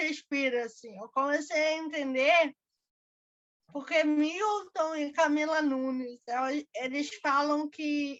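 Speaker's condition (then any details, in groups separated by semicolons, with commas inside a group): Cerebral palsy; diagnosed at about one year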